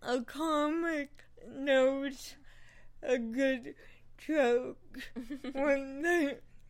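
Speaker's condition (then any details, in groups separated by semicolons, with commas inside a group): Cerebral palsy; rehearses comedy material repeatedly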